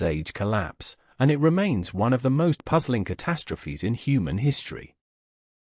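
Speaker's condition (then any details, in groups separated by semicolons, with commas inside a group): No condition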